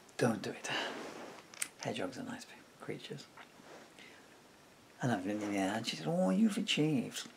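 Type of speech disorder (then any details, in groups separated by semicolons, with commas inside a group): Bulbar dysarthria; progressive bulbar palsy (MND)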